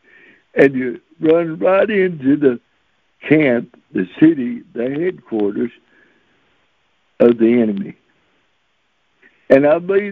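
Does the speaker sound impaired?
Yes: cerebral palsy; since birth, birth defect, never able to run.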